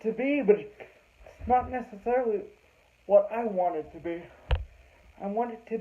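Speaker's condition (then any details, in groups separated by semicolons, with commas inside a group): Cerebral palsy; heavily altered breathing patterns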